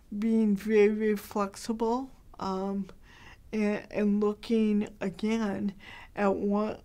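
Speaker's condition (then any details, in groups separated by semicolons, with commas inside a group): Cerebral palsy, mild; hard to understand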